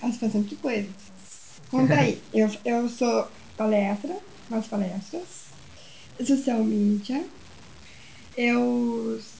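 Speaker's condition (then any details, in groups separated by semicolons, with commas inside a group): Down syndrome; trained at Atitude Inclusão to present talk slides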